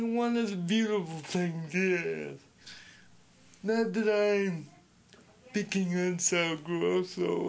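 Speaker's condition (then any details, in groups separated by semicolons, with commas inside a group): Speech impediment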